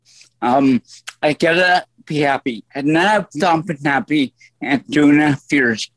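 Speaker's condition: Stroke; voice altered since stroke, lasting effect

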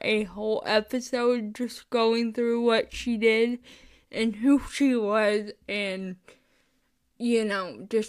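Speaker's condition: Cerebral palsy; recent health issues

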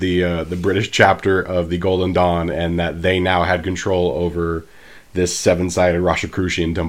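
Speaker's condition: No condition

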